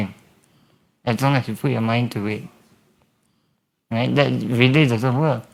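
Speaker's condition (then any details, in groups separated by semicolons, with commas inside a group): Spinal muscular atrophy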